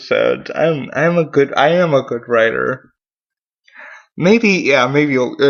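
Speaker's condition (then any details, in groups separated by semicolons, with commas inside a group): Cerebral palsy; mild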